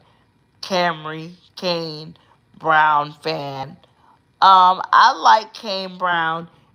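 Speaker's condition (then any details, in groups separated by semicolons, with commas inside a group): Cerebral palsy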